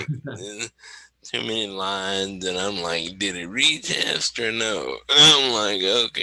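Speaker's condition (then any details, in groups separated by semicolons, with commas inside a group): Cerebral palsy; wheelchair user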